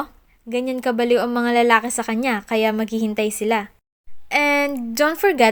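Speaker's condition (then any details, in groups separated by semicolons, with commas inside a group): No condition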